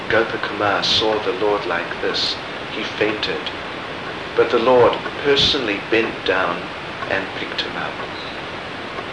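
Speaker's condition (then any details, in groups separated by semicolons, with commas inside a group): No condition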